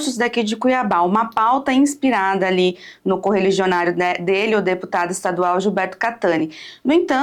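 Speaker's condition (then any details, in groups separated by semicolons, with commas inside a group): No condition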